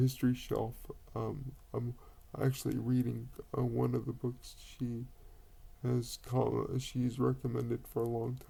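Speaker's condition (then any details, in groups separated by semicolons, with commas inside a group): Cerebral palsy; quadriplegic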